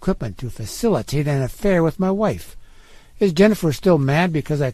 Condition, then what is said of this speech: No condition.